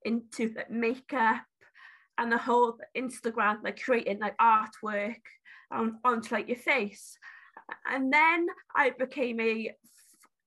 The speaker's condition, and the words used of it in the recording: Stuttering. I would probably I would probably say that my stutter uh, affects my business massively.